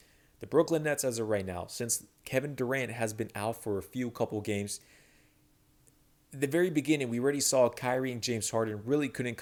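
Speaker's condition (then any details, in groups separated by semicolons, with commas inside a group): No condition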